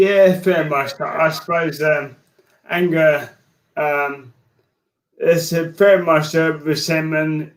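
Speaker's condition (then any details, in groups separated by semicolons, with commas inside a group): Motor neurone disease; diagnosed 2.5 years ago, onset 3.5 years ago; slow, slurred speech, early sign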